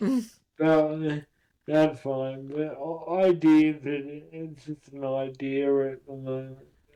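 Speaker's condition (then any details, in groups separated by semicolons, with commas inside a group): Cerebral palsy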